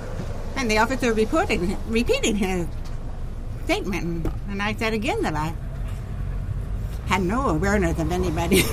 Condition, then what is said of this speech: Deafness. Maybe these parents thought that because my voice sounded different, I was intoxicated, but this is just the way I sound.